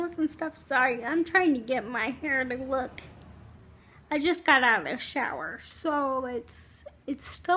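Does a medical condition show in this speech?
Yes: cerebral palsy.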